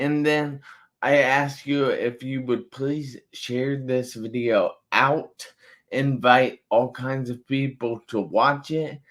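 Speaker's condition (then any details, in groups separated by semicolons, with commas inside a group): Traumatic brain injury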